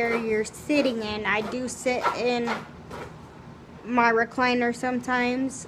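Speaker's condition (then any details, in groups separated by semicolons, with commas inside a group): Cerebral palsy, spastic, severe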